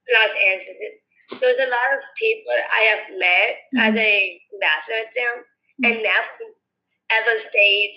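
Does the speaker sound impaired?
Yes: Down syndrome; Down syndrome from birth, now age 28, early intervention at UCLA in early childhood.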